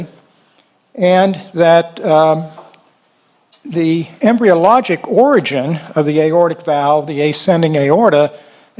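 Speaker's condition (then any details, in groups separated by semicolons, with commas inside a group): No condition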